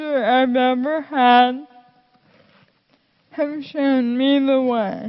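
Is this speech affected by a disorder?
Yes: Friedreich's ataxia.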